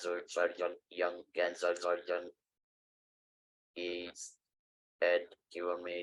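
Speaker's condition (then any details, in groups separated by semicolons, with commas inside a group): Stage IV larynx cancer; surgery cost natural voice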